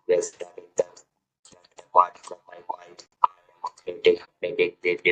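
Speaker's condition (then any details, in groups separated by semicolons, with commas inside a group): Throat cancer, electrolarynx user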